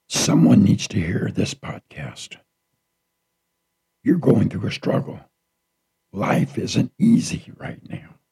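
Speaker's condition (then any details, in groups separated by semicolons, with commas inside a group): Throat cancer, partial laryngectomy; lost part of voice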